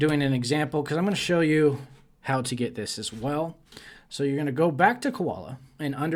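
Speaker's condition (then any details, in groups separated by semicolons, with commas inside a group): No condition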